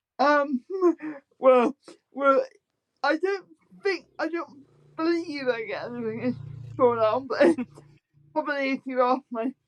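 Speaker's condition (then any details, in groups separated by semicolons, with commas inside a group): Spastic quadriplegic cerebral palsy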